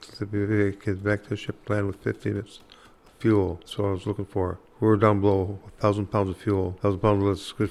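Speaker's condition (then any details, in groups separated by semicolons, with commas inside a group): Parkinson's disease; hard time walking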